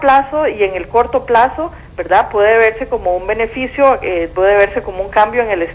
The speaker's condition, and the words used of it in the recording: No condition.